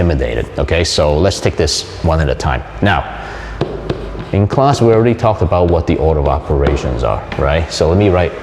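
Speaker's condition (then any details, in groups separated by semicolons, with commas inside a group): No condition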